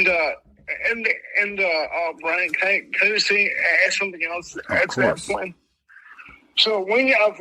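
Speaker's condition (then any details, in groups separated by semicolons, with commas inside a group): Mild cerebral palsy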